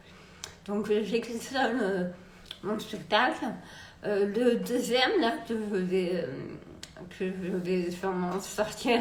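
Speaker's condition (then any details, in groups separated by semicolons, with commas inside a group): Multiple sclerosis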